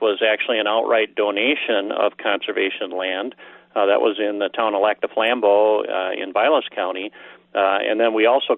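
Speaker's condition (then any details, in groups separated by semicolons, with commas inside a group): No condition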